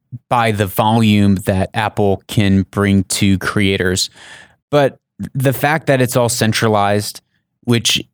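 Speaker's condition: No condition

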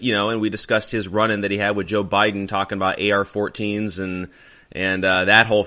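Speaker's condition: No condition

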